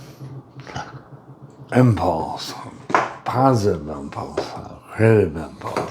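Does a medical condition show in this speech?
Yes: brain injury.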